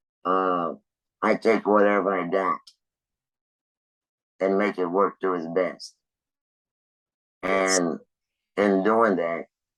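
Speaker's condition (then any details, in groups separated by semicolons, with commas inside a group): Laryngectomy; lost voice, device speech with good volume and clarity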